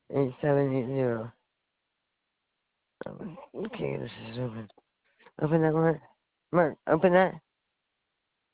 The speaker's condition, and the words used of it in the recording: Stroke. My speech is messed up because I had a stroke.